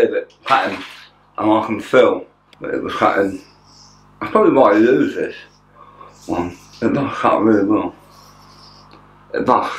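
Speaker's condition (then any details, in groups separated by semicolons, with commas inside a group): Tongue cancer; half tongue removed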